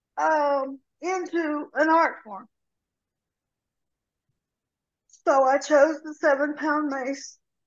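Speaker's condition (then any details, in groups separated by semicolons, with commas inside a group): Cerebral palsy; severe rotator cuff tear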